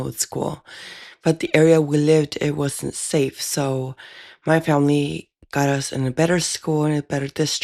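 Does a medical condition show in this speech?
No.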